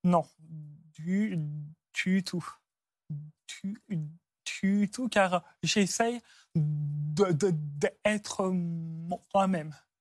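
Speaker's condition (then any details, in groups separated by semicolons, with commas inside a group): Stuttering; onset at about age 4 after grandmother's throat cancer, fluent before, once misdiagnosed as Gilles de la Tourette; part-word and word repetitions, frequent euh fillers; repeated sounds, blocks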